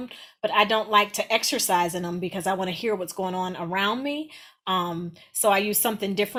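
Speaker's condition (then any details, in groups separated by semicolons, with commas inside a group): No condition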